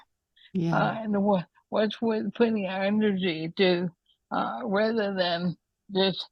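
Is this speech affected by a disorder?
Yes: ALS.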